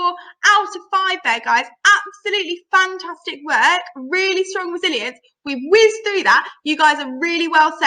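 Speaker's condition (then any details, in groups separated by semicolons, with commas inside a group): No condition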